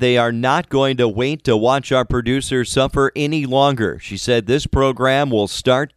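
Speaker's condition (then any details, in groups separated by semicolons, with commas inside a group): No condition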